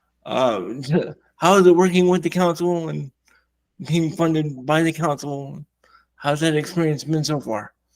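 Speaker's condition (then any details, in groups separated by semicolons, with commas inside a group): Cerebral palsy, severe; wheelchair user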